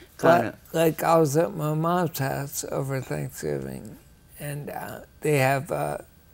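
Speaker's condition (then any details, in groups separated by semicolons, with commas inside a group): Ataxia; rare, progressive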